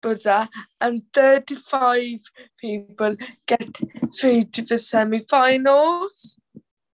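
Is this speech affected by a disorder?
Yes: cerebral palsy; cerebral palsy voice harder to understand, Black Country accent, needs extra time to get words out.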